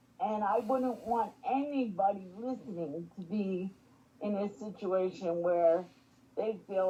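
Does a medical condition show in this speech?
Yes: spastic quadriplegic cerebral palsy.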